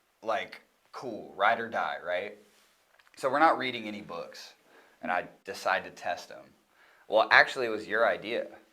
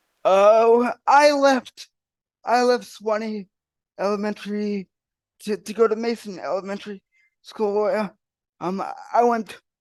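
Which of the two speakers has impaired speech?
The second: cerebral palsy; wheelchair user.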